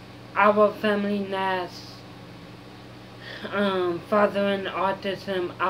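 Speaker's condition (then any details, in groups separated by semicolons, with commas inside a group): Mild cerebral palsy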